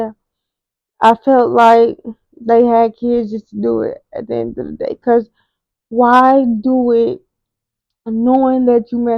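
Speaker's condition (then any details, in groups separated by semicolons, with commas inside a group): Cerebral palsy; wheelchair user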